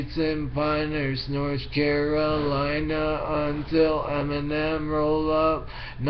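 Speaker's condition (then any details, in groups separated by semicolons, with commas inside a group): Brain injury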